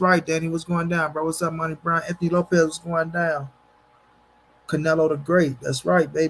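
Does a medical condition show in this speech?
No.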